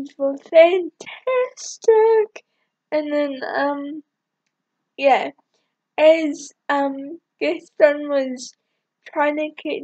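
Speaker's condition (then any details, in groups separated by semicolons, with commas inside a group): Cerebral palsy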